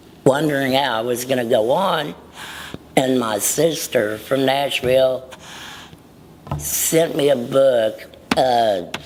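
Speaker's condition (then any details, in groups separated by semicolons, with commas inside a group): Laryngectomy for throat cancer; over four years since laryngectomy; no speech six months post-surgery, now speaks without natural voice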